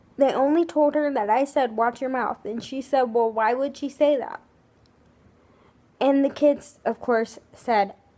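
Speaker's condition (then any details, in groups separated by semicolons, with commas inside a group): Cerebral palsy, spastic, severe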